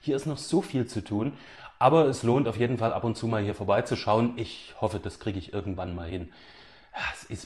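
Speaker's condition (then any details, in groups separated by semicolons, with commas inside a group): No condition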